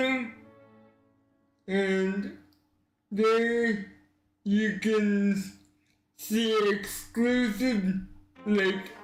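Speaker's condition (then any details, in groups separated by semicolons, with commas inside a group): Cerebral palsy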